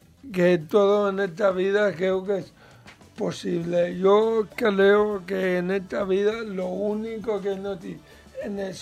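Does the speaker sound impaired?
Yes: cerebral palsy, mild.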